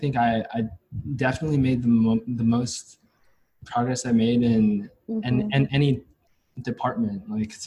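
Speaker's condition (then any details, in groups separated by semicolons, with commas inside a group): Stuttering; onset around age 5 or 6, biological father and maternal grandfather stutter, childhood speech therapy including easy onset; attends NSA and Stutter Social online support meetings; much worse when hiding it, hardly stutters when relaxed and open, harder at school, grandmother hears none; repeated sounds, repeated words, prolonged sounds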